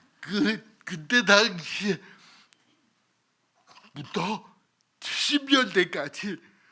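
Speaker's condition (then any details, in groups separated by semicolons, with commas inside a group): Cerebral palsy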